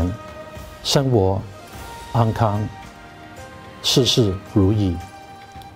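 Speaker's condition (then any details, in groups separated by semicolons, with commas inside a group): No condition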